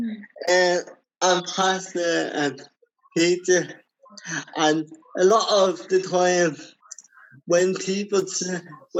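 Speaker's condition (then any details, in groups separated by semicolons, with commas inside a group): Cerebral palsy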